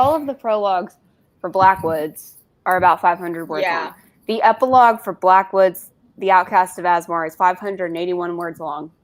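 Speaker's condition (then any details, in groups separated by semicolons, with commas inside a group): No condition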